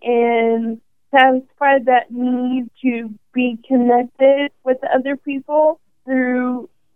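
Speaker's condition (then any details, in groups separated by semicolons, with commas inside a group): ALS; clinic team includes speech and respiratory therapists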